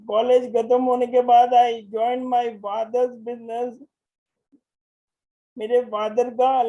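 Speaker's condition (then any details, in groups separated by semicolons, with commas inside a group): Motor neuron disease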